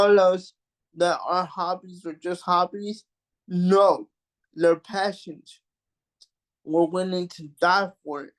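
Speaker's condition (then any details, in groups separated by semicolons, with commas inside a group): Cerebral palsy; takes deep breaths while speaking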